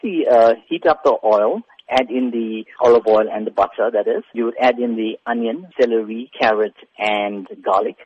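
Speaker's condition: No condition

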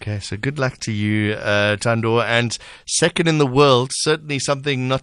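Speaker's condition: No condition

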